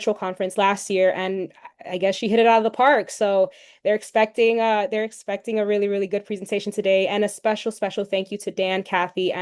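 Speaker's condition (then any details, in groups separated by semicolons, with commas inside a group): No condition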